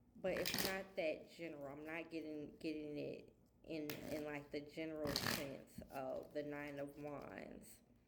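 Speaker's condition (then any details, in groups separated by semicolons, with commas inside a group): No condition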